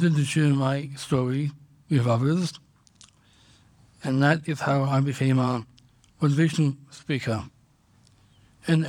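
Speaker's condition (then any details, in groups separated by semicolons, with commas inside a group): Down syndrome; congenital, diagnosed at birth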